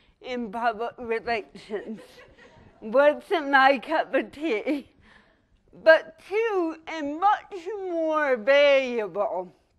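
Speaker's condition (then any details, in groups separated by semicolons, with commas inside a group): Cerebral palsy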